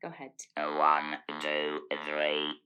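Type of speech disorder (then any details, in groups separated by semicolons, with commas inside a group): Electrolarynx speech; laryngectomy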